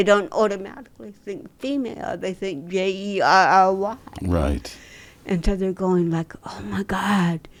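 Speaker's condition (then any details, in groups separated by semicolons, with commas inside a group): Cerebral palsy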